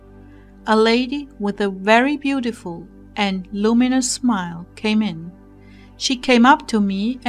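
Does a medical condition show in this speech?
No.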